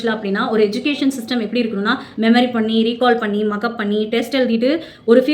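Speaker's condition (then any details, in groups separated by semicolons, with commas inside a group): No condition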